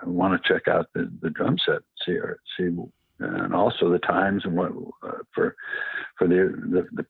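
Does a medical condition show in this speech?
Yes: Parkinson's disease; past radiation for cancer caused some damage.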